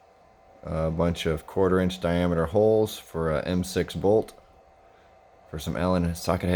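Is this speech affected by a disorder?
No.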